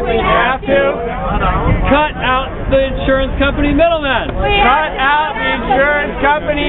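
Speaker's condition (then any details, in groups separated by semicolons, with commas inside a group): No condition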